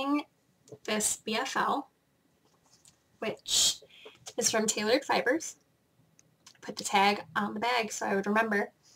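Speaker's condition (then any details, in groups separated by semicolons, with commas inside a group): No condition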